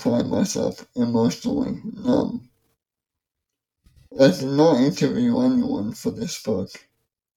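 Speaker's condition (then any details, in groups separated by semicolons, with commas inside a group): ALS; progressive muscle weakness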